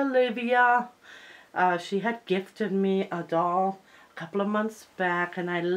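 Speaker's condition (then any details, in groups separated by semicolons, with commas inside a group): No condition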